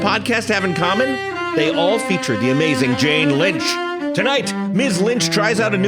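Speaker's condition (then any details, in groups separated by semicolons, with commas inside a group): No condition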